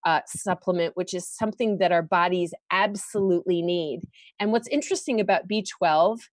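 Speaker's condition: No condition

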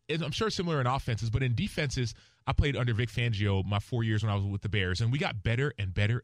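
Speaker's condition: No condition

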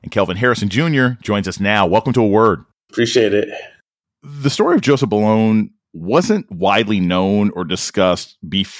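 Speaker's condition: No condition

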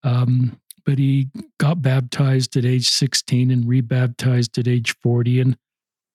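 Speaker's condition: No condition

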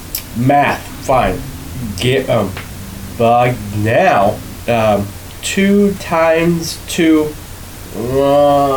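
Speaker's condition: Aphasia after stroke; walks with cane, walking improved over five years; halting single words and short fragments, frequent um fillers, word errors

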